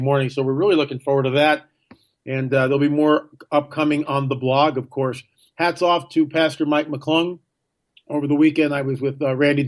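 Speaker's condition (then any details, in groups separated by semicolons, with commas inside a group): No condition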